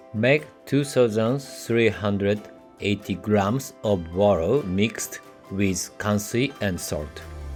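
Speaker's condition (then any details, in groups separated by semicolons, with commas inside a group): No condition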